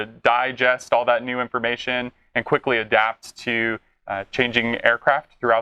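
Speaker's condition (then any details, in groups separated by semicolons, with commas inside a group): No condition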